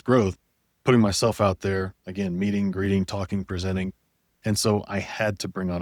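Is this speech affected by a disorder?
No.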